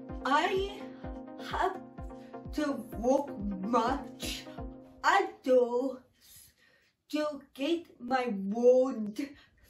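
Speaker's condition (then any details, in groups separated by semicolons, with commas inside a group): Speech apraxia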